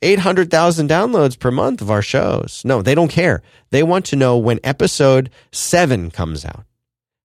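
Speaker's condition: No condition

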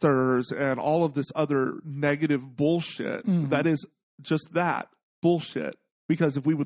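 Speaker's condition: No condition

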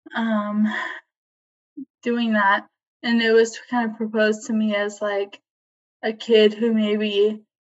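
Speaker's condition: ALS, limb onset; about 10 months since diagnosis

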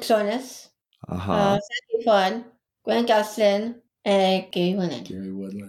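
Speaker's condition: Down syndrome; intellectual disability

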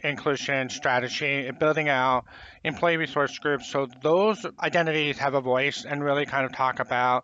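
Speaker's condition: Profound hearing loss, congenital

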